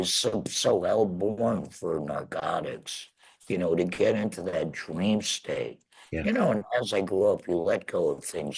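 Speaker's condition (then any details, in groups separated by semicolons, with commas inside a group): Laryngectomy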